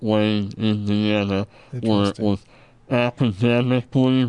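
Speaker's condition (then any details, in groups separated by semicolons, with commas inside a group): Treacher Collins syndrome; congenital genetic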